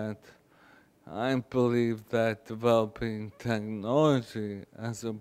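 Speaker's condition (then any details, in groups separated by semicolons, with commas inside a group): ALS, speech-generating device; wheelchair user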